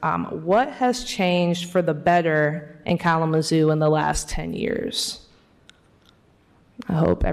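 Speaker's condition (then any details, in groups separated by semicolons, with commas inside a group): No condition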